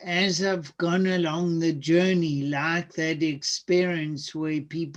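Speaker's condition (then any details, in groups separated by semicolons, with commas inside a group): Cerebral palsy; speech sounds atypical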